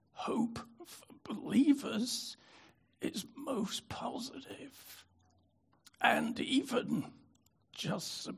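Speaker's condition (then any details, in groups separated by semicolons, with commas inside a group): Spasmodic dystonia; affected voice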